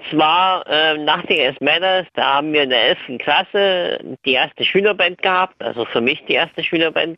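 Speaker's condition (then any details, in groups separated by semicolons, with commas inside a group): Cleft lip and palate; jaw and palate, visible facial difference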